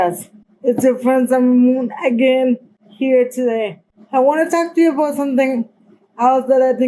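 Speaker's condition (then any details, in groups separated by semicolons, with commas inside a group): Cerebral palsy; present from birth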